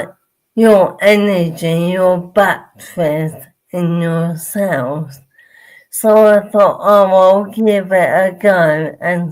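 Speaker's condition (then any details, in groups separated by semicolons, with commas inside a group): Motor neurone disease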